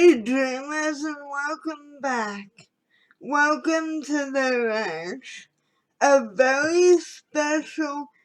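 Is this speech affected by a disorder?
Yes: cerebral palsy.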